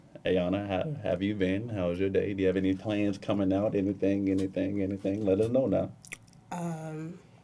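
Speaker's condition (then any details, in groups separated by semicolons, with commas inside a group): No condition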